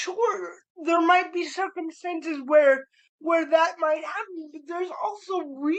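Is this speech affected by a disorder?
Yes: cerebral palsy; spastic cerebral palsy.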